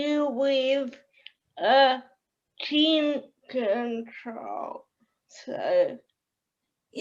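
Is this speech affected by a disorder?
Yes: cerebral palsy.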